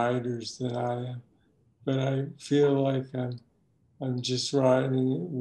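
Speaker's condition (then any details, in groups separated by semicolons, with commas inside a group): Parkinson's disease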